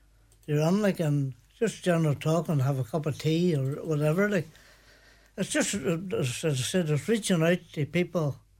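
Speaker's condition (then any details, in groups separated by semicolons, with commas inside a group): Parkinson's; Parkinson's diagnosed about 14 years ago, hand tremor and shake led to diagnosis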